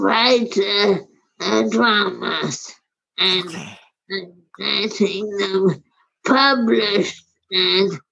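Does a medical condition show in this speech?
Yes: primary lateral sclerosis; about 20 years, age 80, falls, poor walking, wheelchair, diagnosed by Dr. Macken; slurred speech, swallowing difficulty at first exam by Dr. Levitz, Lehigh Neurology, speech later forced quitting.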